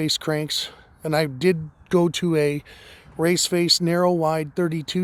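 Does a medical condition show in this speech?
No.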